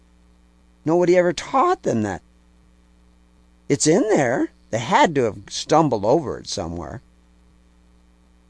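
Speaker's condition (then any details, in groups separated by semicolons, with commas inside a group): No condition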